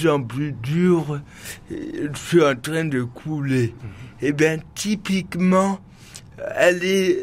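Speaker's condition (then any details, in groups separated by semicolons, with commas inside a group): Cerebral palsy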